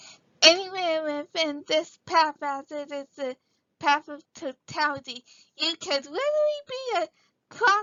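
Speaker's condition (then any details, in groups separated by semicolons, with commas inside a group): Cerebral palsy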